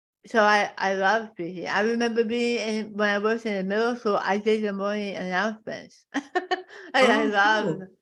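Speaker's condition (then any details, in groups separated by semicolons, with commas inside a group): Tongue cancer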